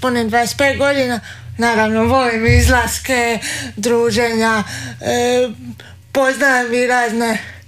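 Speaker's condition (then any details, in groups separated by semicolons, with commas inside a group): Cerebral palsy; wheelchair user, exercises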